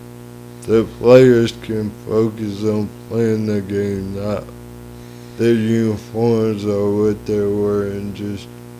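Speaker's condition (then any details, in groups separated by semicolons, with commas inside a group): Cerebral palsy; lifelong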